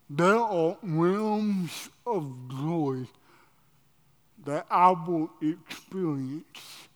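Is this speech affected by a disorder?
Yes: cerebral palsy.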